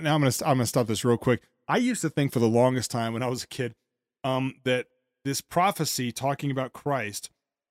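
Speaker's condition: No condition

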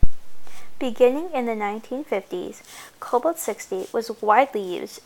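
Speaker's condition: No condition

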